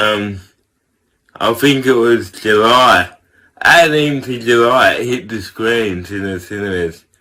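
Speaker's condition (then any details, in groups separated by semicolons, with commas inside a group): Cerebral palsy; from birth, tight muscles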